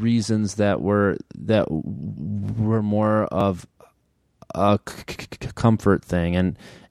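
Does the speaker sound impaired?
Yes: stuttering; past periods of heavy struggle, now less of a barrier; tightening during blocks, struggle in technical talk, can modify stutter; here prolonged sounds, blocks.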